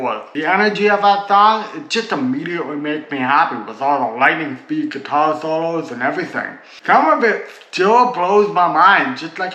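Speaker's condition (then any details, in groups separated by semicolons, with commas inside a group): Cerebral palsy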